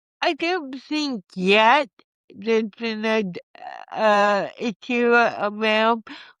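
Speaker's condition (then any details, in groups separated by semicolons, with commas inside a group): Cerebral palsy; from birth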